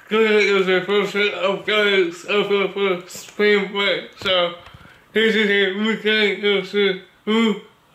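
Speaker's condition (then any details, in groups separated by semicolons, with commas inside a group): Cerebral palsy; body affected; speech disability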